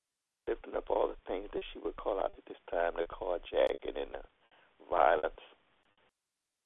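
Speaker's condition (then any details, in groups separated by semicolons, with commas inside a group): No condition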